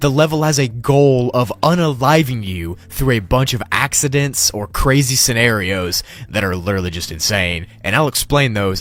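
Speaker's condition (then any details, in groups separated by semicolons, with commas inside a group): No condition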